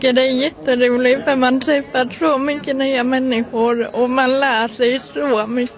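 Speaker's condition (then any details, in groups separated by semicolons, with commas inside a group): Cerebral palsy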